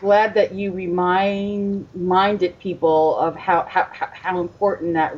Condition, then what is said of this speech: Stuttering. I mean, obviously my stutter is very different than yours, but it sounds to me like you are concerned about like being fake almost.